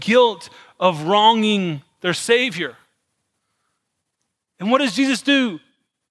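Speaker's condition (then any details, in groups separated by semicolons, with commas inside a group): No condition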